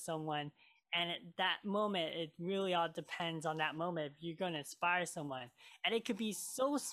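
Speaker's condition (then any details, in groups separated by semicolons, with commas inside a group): Cleft lip and palate; many childhood surgeries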